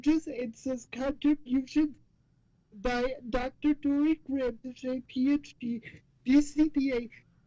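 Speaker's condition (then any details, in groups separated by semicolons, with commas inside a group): Cerebral palsy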